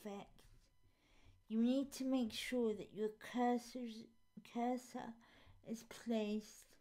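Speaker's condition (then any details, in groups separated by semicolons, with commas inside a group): Cerebral palsy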